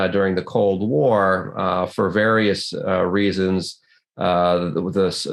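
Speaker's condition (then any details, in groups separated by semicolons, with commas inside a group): No condition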